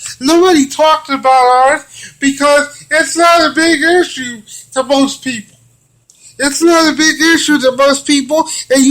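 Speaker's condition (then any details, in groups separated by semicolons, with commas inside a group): Cerebral palsy; from birth; physical therapy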